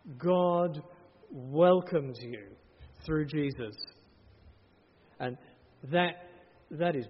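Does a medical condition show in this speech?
No.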